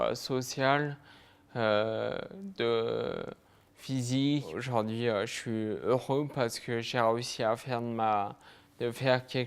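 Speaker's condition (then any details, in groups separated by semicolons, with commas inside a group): Multiple sclerosis; fatigue, lower limbs affected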